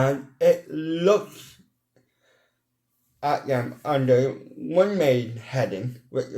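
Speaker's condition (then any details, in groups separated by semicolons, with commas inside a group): Cerebral palsy; speech impediment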